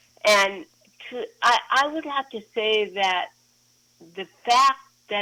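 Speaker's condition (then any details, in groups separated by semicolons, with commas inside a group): Cerebral palsy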